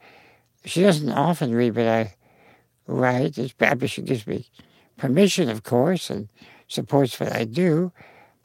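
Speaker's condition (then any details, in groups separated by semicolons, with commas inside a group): Spinal muscular atrophy; congenital genetic neuromuscular, quadriplegic, never walked or stood, wheelchair, near-fatal gastrointestinal surgery complications decade ago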